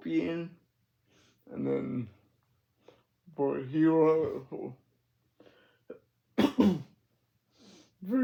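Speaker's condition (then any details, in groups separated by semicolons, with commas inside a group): Cerebral palsy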